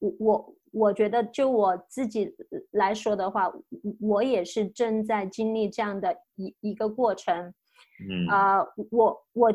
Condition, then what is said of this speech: Stuttering. 就觉得就是我怎么样连话都讲不好，这样的话就反而加重了我自己的口吃。